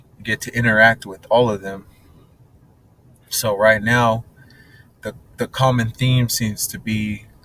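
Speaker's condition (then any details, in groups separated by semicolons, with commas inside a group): No condition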